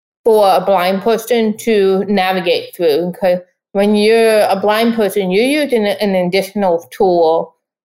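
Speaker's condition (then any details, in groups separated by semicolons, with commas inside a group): Deafness; lifelong, cannot use audio-only resources or screen readers; speaks unaided, ai transcription needed adapting to own voice, cannot understand own recorded speech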